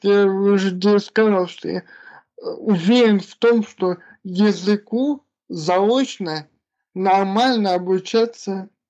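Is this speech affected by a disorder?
Yes: cerebral palsy.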